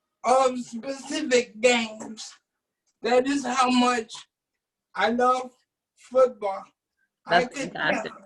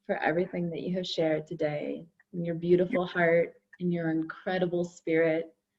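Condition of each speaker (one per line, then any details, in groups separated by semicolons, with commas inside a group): Cerebral palsy
No condition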